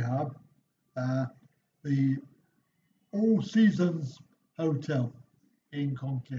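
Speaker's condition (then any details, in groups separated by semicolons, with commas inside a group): Cerebral palsy; back surgery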